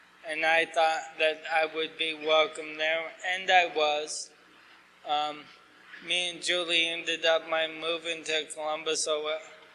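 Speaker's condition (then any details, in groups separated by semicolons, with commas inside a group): ALS; asked to talk slower, clearer, losing voice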